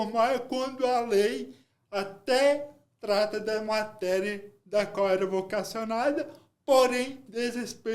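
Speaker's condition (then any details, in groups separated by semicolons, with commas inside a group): Cerebral palsy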